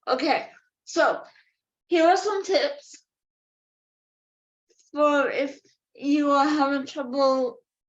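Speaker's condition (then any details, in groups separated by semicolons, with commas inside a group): Cerebral palsy; affects all four limbs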